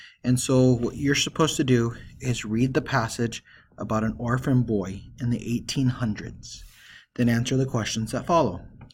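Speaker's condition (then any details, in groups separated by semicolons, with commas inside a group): No condition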